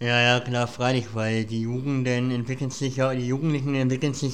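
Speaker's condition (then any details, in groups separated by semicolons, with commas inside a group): Cleft palate; voice may audibly show the cleft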